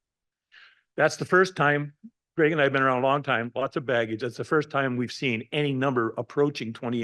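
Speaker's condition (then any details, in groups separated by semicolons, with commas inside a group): No condition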